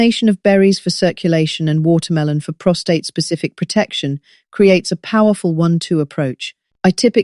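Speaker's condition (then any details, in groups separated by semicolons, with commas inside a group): No condition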